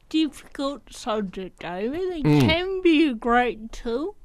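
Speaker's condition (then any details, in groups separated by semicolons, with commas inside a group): Athetoid cerebral palsy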